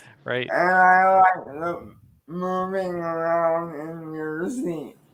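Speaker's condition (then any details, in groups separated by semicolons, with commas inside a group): Cerebral palsy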